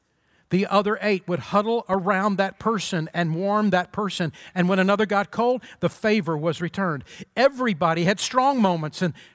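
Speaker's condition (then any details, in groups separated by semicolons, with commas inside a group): No condition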